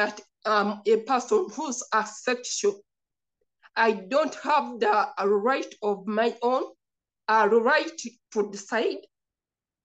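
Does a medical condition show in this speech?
Yes: cerebral palsy.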